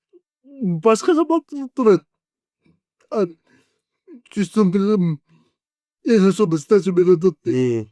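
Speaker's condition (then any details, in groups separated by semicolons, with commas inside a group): Cerebral palsy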